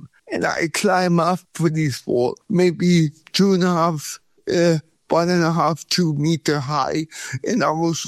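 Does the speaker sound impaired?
Yes: cerebral palsy; from birth, no breathing first 40 minutes at birth, feet opposite of Charlie Chaplin, body shaking 40 years.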